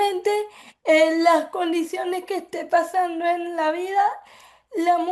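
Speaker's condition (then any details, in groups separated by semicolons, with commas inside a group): Cerebral palsy; affects speech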